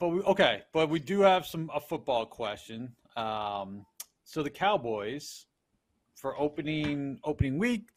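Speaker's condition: No condition

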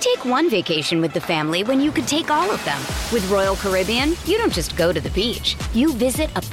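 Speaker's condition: No condition

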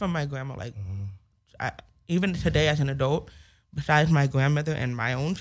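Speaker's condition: Hearing loss with speech impediment; congenital hearing loss, 70% deaf one ear, 30% other, grandmother had hearing problems, diagnosed end of first grade; specialized hearing aids needed, can hear; only comfortable speaking within last year or so

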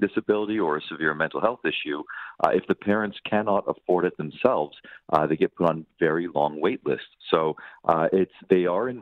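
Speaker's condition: No condition

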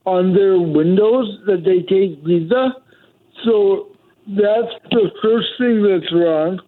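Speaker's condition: Cerebral palsy; mobility declined since

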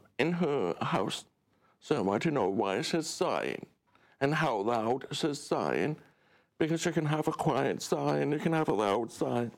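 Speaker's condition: Deaf; relies on subtitles rather than audio

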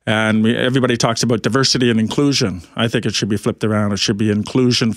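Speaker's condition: Profound hearing loss, orally deaf

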